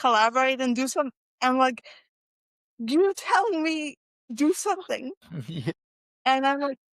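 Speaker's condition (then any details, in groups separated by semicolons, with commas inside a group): Quadriplegic cerebral palsy; cadence differences, shifts in tone and speech strength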